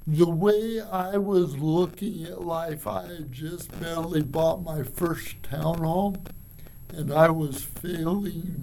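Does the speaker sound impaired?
Yes: cerebral palsy; from birth, resource and special ed in elementary school, childhood bike riding and teen hiking limited.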